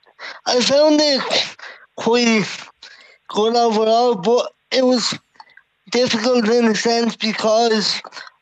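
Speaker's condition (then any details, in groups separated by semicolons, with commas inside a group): Cerebral palsy; secondary scoliosis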